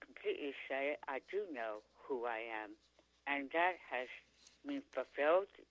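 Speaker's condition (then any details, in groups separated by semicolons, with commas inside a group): Tongue cancer; two surgeries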